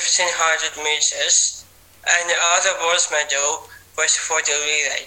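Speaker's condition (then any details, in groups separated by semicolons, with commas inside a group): Down syndrome; age 19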